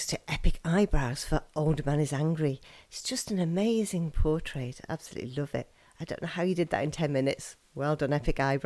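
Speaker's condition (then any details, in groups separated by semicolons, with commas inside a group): No condition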